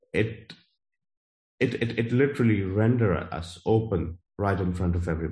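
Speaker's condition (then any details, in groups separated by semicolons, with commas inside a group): Stutter; formerly severe, massively improved through deliberate pauses, later speak up challenge public speaking program; still stutters, much improved; formerly stuttered quite a lot, uses pauses to get message across; repeated sounds, blocks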